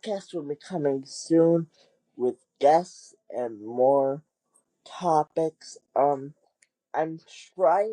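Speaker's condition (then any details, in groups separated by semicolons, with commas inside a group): Cerebral palsy; wheelchair user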